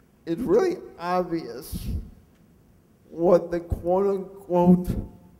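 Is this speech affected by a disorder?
Yes: cerebral palsy; mixed quadriplegic type.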